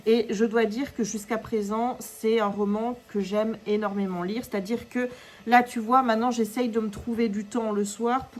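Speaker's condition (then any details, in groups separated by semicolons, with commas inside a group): No condition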